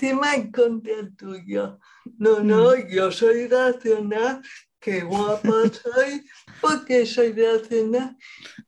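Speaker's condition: Cerebral palsy; present at least 40 years

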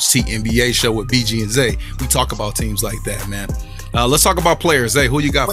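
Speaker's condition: No condition

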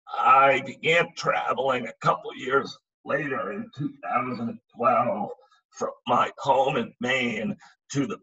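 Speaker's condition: Spasmodic dysphonia; acquired unexpectedly

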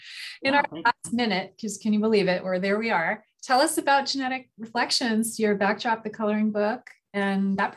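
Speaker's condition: No condition

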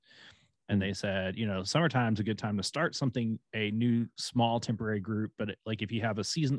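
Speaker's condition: No condition

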